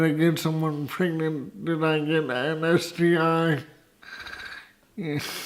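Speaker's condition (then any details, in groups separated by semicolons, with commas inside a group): Spastic cerebral palsy; voice sounds funny to others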